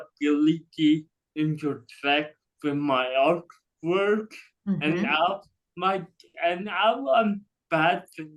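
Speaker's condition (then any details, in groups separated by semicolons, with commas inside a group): Cerebral palsy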